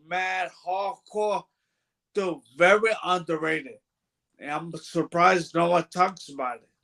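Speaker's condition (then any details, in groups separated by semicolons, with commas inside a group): Brain bruising; speech bad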